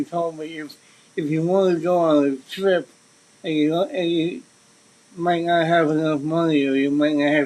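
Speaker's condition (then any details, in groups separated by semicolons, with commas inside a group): Cerebral palsy; speech impediment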